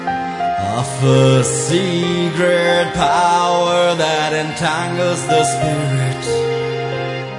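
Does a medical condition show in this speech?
No.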